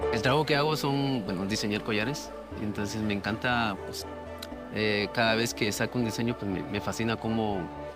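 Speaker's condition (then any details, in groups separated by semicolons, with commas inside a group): No condition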